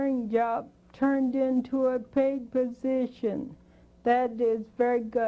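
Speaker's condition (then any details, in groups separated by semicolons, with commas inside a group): Spinocerebellar degeneration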